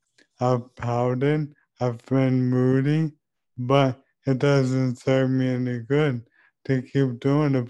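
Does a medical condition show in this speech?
Yes: ALS; voice still clear, uncertain how long clear speech will last, voice banking largely completed.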